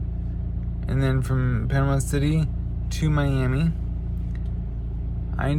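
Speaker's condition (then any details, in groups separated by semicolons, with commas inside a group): Traumatic brain injury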